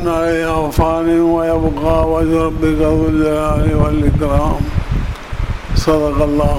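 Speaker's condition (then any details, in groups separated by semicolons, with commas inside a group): Difficulty speaking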